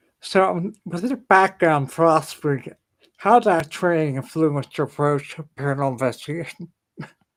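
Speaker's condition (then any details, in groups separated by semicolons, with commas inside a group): Ataxia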